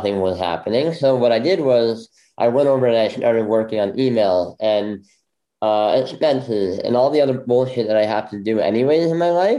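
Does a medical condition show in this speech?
Yes: bilateral cleft lip; congenital bilateral.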